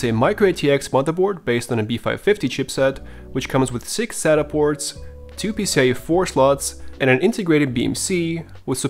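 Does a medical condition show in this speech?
No.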